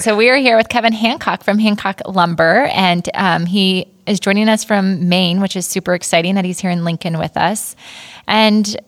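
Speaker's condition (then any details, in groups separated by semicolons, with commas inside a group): No condition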